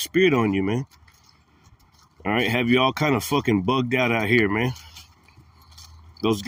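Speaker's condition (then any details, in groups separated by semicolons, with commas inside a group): No condition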